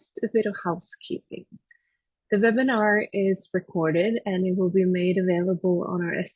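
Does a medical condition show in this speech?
No.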